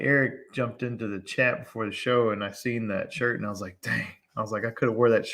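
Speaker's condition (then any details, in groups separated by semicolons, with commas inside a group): No condition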